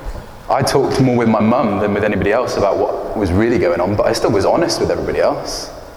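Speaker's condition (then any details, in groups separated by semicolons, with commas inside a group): No condition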